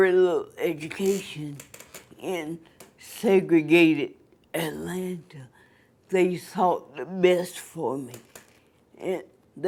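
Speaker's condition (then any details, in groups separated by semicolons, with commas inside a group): Cerebral palsy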